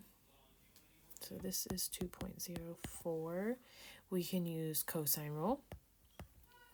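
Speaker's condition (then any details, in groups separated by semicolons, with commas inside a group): No condition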